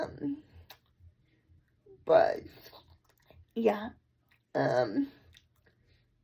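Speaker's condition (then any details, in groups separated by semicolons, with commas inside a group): Cerebral palsy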